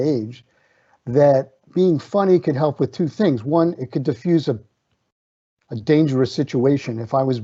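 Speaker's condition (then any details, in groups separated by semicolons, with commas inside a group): No condition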